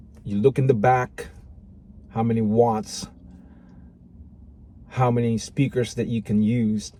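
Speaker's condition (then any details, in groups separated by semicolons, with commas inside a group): No condition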